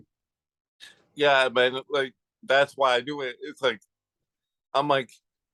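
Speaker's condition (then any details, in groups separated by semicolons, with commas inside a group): Cerebral palsy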